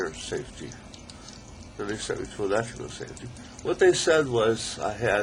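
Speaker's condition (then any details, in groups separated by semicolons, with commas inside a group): ALS; still able to talk, articulate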